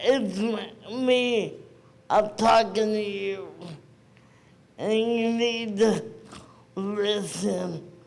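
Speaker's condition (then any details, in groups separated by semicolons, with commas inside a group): Cerebral palsy; present from birth, premature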